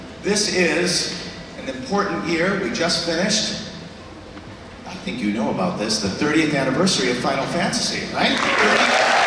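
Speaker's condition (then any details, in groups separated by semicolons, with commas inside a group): No condition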